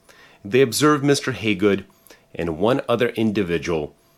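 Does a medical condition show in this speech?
No.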